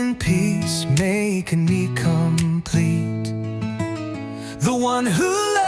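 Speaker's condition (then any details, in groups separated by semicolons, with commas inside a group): No condition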